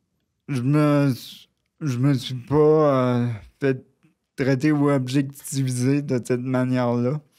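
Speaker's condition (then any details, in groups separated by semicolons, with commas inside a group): Cerebral palsy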